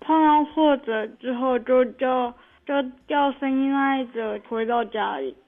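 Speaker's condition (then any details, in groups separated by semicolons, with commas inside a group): Cerebral palsy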